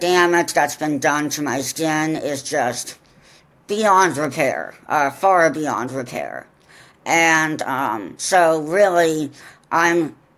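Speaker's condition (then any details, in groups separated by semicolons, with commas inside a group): Profound deafness; congenital profound deafness, cochlear implants, attended Ohio Valley Voices school in southwest Ohio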